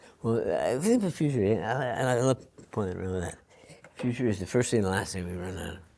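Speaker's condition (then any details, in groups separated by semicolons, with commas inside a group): Parkinson's disease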